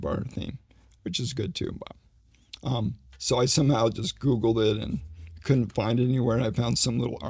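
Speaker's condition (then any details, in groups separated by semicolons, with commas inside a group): ALS; needs voice rest during conversation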